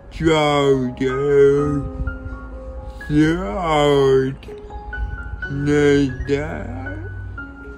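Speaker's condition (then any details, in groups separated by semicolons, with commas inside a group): Cerebral palsy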